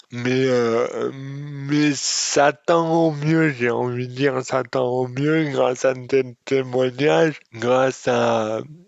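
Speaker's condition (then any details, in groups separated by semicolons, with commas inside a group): Dystonia; speech disorder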